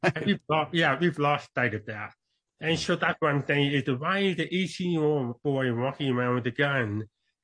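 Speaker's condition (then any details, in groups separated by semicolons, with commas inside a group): Deafness; congenital deafness, born deaf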